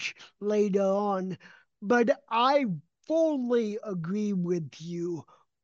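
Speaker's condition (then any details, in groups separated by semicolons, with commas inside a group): Cerebral palsy; equine therapy helped movement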